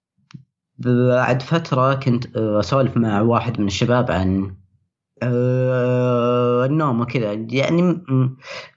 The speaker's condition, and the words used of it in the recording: Stuttering. يعني مثلا في الدوام، مثلا في اجتماعات، في تروح و تخلص البروجكت اللي عندك كذا، فهذه كلها تتطلب انك تتواصل مع الناس، فهذا الجزء الأصعب صراحة.